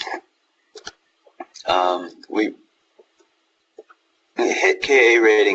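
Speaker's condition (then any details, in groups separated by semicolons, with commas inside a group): No condition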